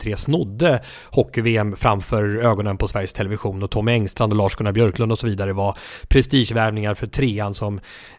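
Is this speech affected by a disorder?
No.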